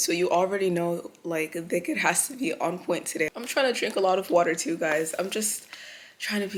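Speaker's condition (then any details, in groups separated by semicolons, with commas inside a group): No condition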